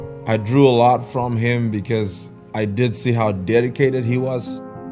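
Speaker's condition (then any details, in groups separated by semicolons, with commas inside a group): No condition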